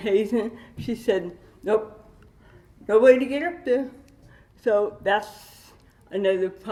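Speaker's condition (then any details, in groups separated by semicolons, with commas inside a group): Cerebral palsy with dystonia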